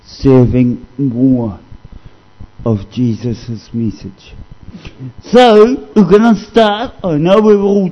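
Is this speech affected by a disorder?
Yes: cerebral palsy; discovered at age 2.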